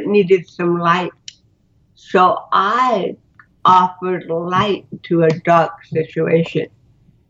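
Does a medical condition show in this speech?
Yes: cerebral palsy; cannot move normally.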